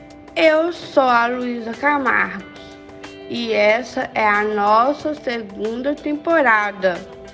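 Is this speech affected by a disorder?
Yes: Down syndrome; diagnosed at birth, speech therapy and physiotherapy from 15 days old, difficulty with interpretation, exam reader in school.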